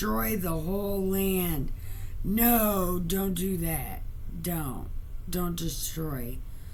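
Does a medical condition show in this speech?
Yes: brain injury.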